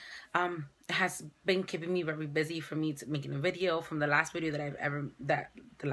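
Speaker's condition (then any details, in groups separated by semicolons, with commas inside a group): No condition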